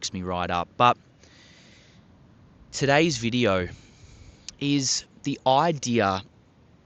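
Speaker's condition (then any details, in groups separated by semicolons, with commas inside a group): No condition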